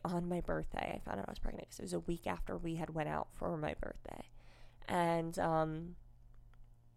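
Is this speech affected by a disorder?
Yes: cleft lip and palate, unilateral.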